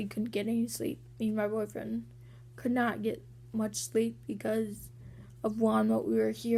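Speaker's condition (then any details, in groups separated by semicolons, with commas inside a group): Cerebral palsy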